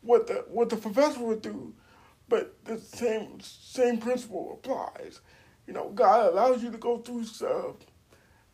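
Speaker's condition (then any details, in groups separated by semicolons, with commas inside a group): Cerebral palsy; uses wheelchair, age 42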